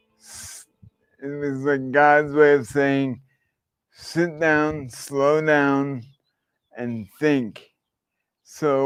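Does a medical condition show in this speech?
Yes: traumatic brain injury; hit head despite helmet, immediate coma; injury about 10 years ago, still recovering.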